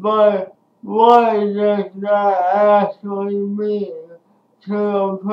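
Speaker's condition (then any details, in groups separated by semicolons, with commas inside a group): Speech impairment after birth surgery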